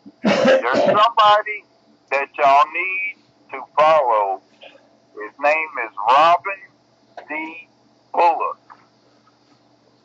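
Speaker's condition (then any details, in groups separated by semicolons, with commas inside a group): Cerebral palsy; bedbound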